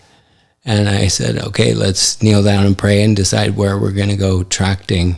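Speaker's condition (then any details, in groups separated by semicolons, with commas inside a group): ALS; affects hand function; recently diagnosed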